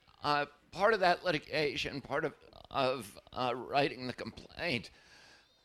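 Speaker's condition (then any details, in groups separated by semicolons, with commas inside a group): Spasmodic dystonia; voice trembles, formerly very strong voice, apologizes to audience for voice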